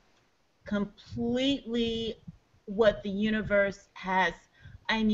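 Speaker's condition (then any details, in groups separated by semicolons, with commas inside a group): No condition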